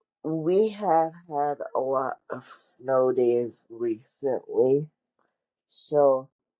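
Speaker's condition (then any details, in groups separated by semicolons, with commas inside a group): Cerebral palsy; wheelchair user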